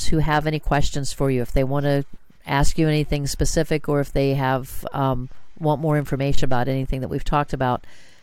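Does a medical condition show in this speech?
No.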